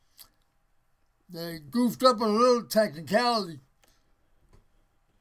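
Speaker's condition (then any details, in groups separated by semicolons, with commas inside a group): Parkinson's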